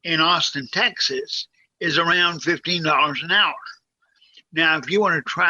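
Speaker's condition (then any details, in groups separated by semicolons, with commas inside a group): Cerebral palsy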